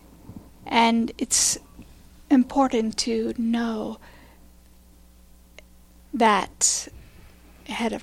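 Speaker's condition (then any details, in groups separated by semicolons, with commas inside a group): Aphasia; onset about 6 years ago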